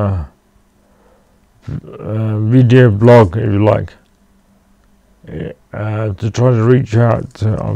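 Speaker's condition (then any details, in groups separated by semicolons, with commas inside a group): Cerebral palsy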